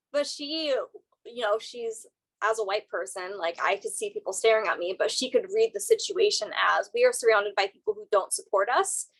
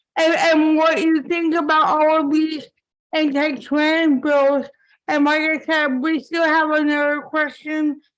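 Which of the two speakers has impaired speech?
The second: cerebral palsy; from birth; impaired speech.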